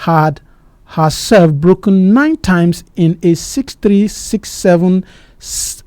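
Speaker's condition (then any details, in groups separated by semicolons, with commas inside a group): No condition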